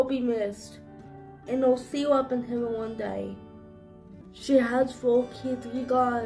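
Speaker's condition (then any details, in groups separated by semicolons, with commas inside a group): Cerebral palsy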